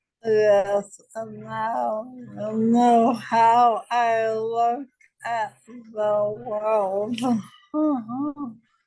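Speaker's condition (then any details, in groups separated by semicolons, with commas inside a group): ALS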